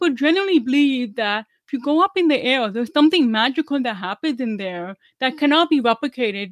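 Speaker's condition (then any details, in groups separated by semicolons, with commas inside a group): Deafness; about 25 years passing as hearing, relearned English and speech, hearing aids, closed captioning; uses hearing aids and closed captioning, not fluent in sign language; relearned speech through about ten years of speech therapy, often told speaks really well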